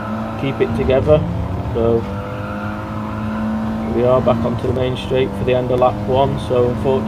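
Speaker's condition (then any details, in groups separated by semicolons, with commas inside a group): No condition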